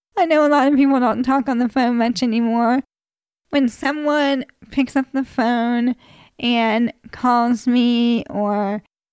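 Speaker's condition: ALS; ALS for 18 years

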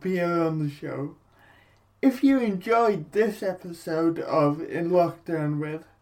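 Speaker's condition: Cerebral palsy

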